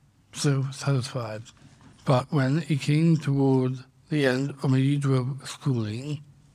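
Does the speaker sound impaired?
Yes: Down syndrome; congenital.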